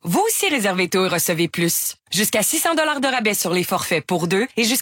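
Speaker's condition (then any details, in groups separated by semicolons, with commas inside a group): No condition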